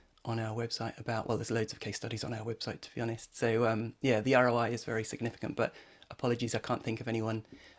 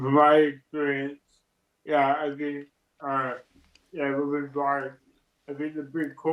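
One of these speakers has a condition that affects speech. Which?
The second: cerebral palsy; present from birth.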